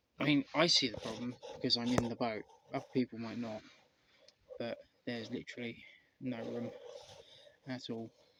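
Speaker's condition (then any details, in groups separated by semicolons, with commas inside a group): No condition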